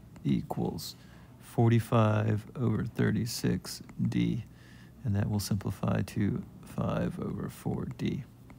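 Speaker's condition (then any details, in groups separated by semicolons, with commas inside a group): No condition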